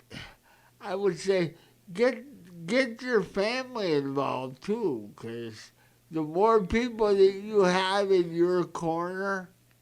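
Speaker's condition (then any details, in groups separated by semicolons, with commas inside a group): Cerebral palsy; present from birth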